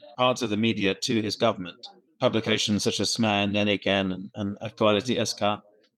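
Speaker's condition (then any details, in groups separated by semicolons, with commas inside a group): No condition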